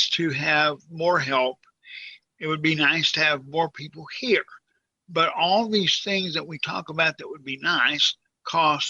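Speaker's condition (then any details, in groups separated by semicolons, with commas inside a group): Cerebral palsy; talks clearly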